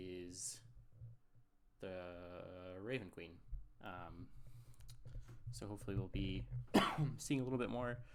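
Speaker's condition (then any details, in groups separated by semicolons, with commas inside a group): No condition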